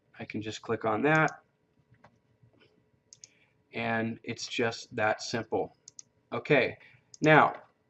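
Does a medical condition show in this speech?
No.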